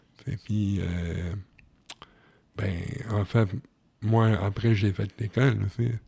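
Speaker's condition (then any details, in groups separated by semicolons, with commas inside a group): Cerebral palsy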